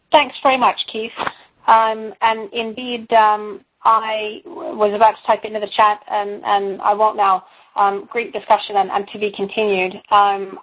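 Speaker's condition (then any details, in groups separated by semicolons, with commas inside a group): No condition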